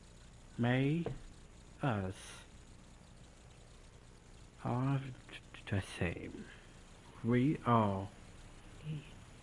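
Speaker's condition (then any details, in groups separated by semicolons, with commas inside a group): Down syndrome; adult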